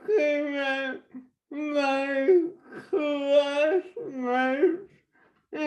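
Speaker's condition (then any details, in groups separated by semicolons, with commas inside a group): Traumatic brain injury; acquired, caused by accident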